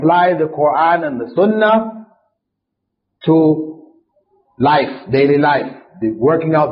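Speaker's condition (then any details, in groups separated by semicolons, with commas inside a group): No condition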